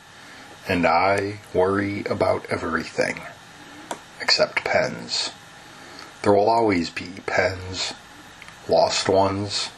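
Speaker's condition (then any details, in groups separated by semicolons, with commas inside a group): No condition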